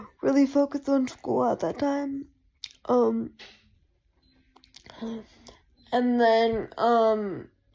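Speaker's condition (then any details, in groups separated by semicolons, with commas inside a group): Cerebral palsy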